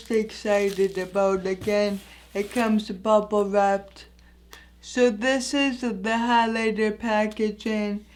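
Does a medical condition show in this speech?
Yes: anoxic brain injury.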